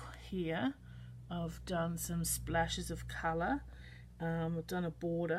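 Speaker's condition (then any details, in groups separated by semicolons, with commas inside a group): No condition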